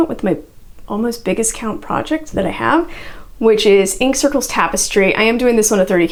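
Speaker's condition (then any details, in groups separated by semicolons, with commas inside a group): No condition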